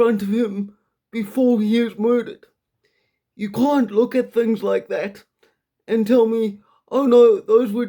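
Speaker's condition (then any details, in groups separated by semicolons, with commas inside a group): Quadriplegic cerebral palsy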